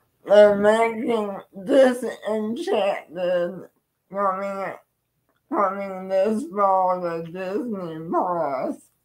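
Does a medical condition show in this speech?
Yes: cerebral palsy.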